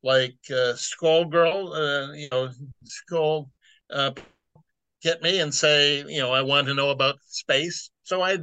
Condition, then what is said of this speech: Aphasia. So even though I know everything that I want to say, there are some things that I just can't, or I can't do it really fast.